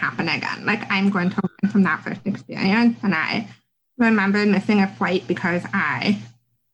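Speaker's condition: Deafness; reads lips, wears cochlear implants; cannot hear anything when implants are off; had speech therapy

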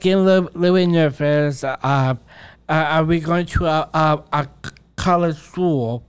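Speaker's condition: Down syndrome; from birth

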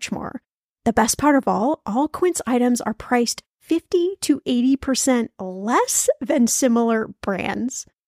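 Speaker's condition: No condition

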